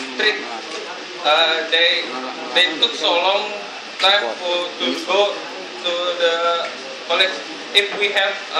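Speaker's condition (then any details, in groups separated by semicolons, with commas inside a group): No condition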